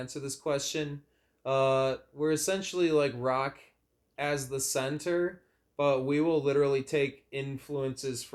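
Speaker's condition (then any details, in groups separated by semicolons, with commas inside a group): No condition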